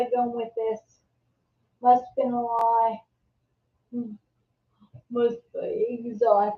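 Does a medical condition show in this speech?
Yes: multiple sclerosis; secondary progressive.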